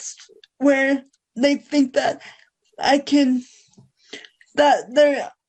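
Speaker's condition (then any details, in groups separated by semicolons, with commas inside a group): Cerebral palsy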